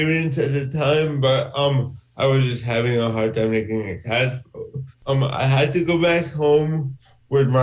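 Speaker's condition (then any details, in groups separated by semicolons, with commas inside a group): Cerebral palsy; from birth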